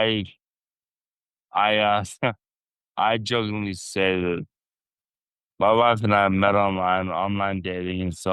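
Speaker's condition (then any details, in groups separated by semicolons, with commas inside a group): Traumatic brain injury; car crash, also broken back; nine years since injury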